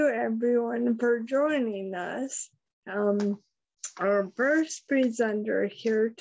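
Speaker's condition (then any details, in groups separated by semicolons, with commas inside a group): Friedreich's ataxia; diagnosed about 20 years ago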